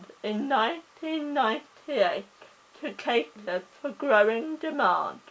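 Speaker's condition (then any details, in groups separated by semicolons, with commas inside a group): Cerebral palsy; oxygen starvation at birth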